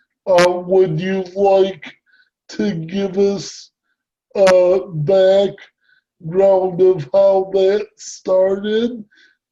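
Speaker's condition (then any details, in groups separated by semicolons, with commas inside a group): Cerebral palsy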